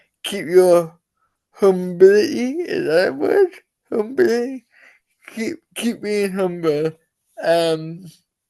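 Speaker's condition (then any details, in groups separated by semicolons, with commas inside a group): Cerebral palsy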